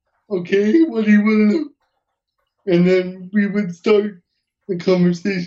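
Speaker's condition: Cerebral palsy; uses wheelchair, hearing intact

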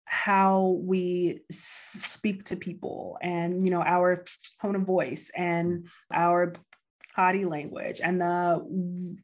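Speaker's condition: Stuttering; lifelong stutter since grade school, past speech therapy, public speaking since 2014 as fear exposure; public speaking for about 5 years, taken up to face fear of talking; fluency varies day to day, some days very fluent, others not, worries about being understood; prolonged sounds

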